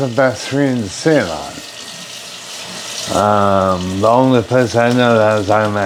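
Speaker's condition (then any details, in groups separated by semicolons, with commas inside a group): Brain injury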